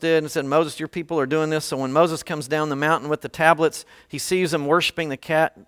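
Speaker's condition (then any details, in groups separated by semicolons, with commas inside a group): No condition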